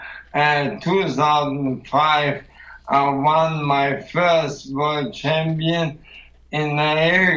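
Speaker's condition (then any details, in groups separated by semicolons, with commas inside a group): ALS; sounds drunk to strangers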